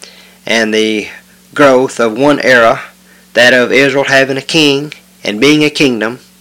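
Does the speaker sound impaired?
No.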